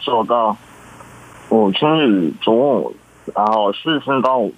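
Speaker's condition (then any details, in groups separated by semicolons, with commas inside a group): Congenital muscular dystrophy; gradually losing strength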